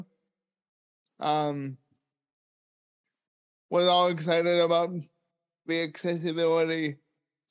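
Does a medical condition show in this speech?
Yes: cerebral palsy.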